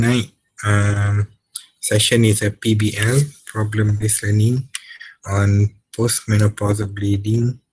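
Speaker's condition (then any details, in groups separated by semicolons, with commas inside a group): No condition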